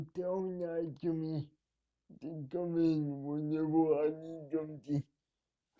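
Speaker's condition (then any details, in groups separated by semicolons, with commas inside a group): Cerebral palsy; needs help at night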